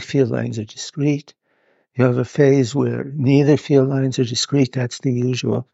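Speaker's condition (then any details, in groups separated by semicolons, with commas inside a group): Parkinson's; hidden in early stages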